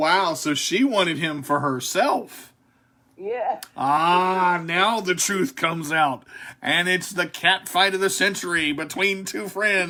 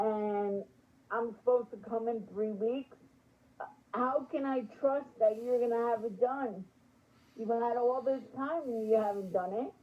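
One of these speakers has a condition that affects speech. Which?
The second: spastic quadriplegic cerebral palsy; spastic quadriplegic, all four limbs, brain oxygen deprivation at birth; age 56, wheelchair user, walks short distances, physical therapy.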